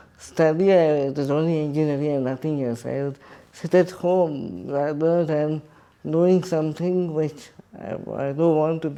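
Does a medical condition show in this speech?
Yes: cerebral palsy.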